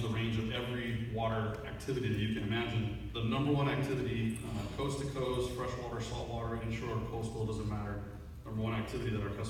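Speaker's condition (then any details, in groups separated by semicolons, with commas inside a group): No condition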